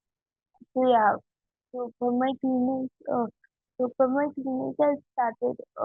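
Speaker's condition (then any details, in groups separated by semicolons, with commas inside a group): Cerebral palsy; since childhood, childhood therapy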